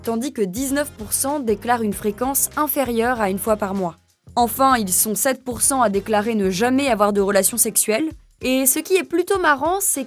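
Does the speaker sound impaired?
No.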